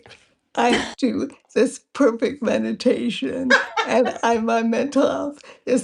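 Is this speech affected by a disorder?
Yes: multiple sclerosis; uses voice amplifier, risk of losing voice, voice reduced.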